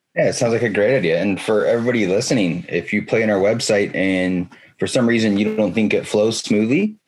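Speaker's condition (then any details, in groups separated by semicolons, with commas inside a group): No condition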